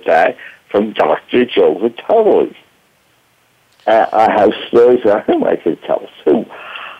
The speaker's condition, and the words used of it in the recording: Tracheostomy. And on the way to a hospital, a medic inserts a trach tube, apparently saving my life, but damaging my voice box.